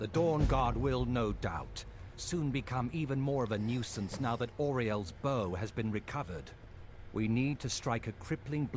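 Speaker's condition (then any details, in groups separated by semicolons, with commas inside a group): No condition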